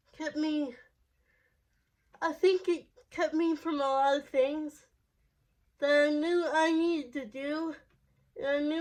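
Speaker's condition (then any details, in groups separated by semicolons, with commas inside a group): Cerebral palsy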